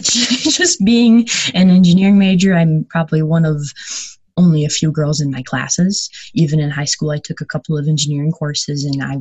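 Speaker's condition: No condition

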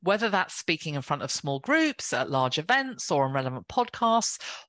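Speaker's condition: No condition

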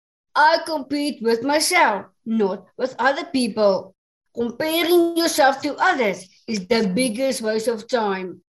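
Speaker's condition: Down syndrome; English is second language

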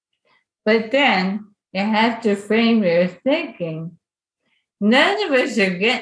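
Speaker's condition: ALS; voice changed, can no longer sing or perform, voice banked

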